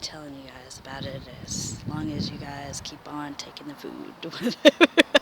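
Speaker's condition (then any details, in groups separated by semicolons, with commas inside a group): No condition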